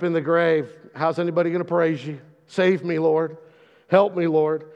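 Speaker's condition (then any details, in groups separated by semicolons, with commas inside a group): No condition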